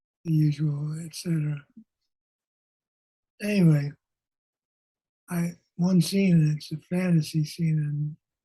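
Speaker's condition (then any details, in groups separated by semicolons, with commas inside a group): Parkinson's disease; progressing; lost former character voice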